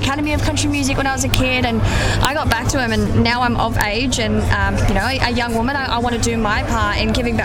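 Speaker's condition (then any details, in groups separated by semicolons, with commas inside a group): Cleft palate; congenital, no roof of mouth at birth, multiple surgeries; unable to swallow or sing as a child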